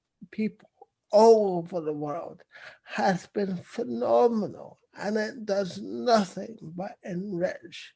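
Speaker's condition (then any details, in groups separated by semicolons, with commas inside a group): Cerebral palsy; visible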